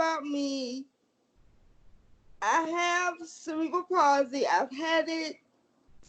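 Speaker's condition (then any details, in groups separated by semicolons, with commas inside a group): Cerebral palsy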